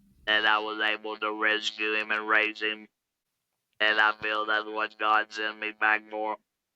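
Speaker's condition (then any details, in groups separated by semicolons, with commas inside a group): Laryngectomy, electrolarynx; no normal speech, robotic sound, hard to understand at first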